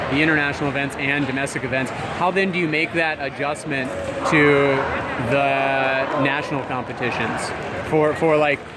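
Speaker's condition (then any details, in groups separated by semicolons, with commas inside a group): No condition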